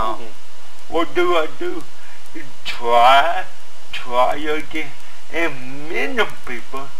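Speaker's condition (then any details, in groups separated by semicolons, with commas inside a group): Cerebral palsy; affected by oxygen deprivation at birth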